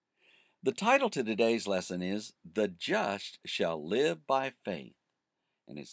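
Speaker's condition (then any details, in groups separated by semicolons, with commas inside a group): No condition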